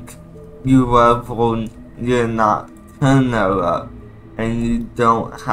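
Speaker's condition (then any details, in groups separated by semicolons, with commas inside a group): Cerebral palsy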